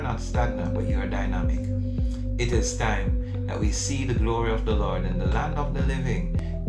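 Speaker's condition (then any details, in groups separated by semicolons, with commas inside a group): No condition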